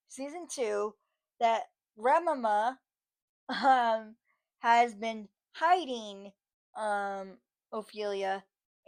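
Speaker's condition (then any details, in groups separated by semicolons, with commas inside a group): Cerebral palsy, spastic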